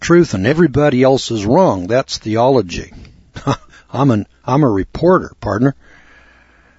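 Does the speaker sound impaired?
No.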